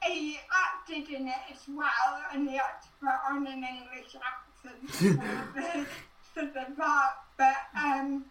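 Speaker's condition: Cerebral palsy

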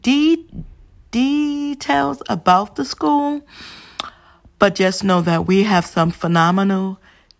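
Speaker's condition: Stuttering; traumatic brain injury survivor; voice a little groggy, recording at 6 am; may take time but eventually gets word out; repeated sounds, prolonged sounds

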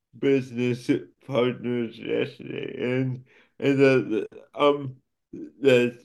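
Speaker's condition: Cerebral palsy; affects speech and motor skills

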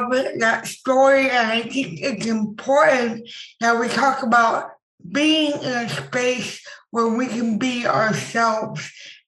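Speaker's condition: Impaired speech; described to interpreter as speech disability, does not impede speaking

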